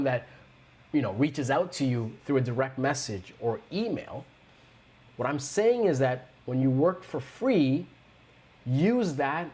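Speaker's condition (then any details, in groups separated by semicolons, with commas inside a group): No condition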